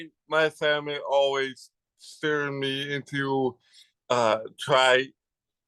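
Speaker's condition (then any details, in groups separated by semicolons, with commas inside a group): Cerebral palsy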